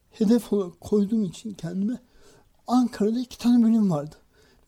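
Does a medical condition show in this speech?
Yes: cerebral palsy; from birth, no speech or walking until age 6, misdiagnosed intellectual disability at age 5; school speech difficulty, reading not fluent, practised reading aloud before mirror.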